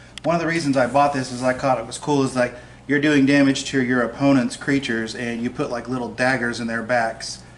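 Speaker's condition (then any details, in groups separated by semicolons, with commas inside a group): No condition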